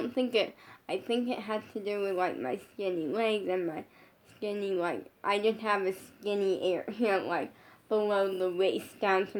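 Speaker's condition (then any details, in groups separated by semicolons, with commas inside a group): Brain injury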